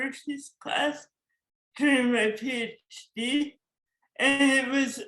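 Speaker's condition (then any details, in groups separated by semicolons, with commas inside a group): Cerebral palsy; forceps birth injury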